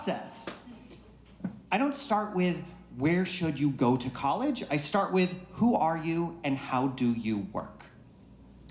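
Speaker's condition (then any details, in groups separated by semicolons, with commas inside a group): No condition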